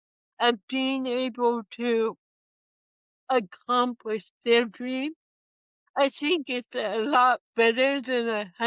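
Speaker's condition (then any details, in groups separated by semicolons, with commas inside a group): Cerebral palsy; present from birth, initially mild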